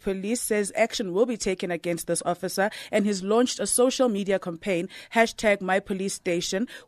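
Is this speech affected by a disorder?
No.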